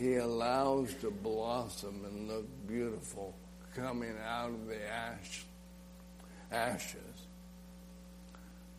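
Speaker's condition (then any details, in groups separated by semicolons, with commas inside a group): ALS; muscles quickly stopping working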